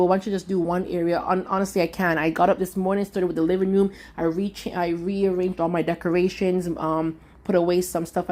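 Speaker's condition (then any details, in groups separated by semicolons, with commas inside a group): No condition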